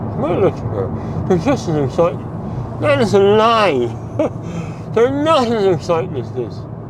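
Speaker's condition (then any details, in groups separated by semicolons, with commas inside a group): Mouth cancer surgery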